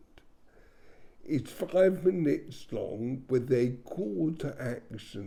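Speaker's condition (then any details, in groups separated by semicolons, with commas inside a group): Speech impairment after car accident; car accident, powered wheelchair; 21 years since accident; hard to understand, uses computerised voice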